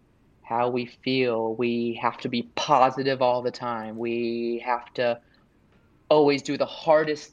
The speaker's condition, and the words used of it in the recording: Stuttering. I am a person that stutters, and that's a part of me.